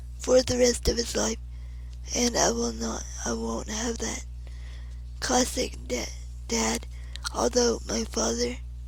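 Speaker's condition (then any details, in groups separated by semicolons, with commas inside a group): Cerebral palsy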